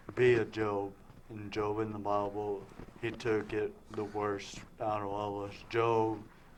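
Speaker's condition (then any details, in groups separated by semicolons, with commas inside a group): Traumatic brain injury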